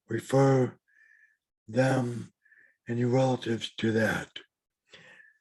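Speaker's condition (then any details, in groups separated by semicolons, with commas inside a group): Cerebral palsy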